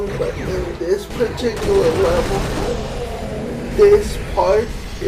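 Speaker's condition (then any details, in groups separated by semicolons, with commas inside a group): Cerebral palsy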